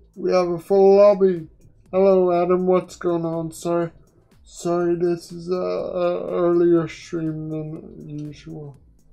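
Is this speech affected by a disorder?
Yes: quadriplegic cerebral palsy; uses one hand.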